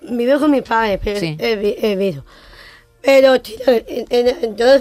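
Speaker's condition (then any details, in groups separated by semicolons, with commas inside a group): Down syndrome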